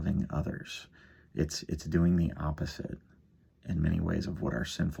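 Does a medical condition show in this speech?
No.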